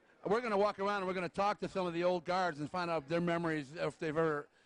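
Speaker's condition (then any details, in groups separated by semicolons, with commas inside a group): No condition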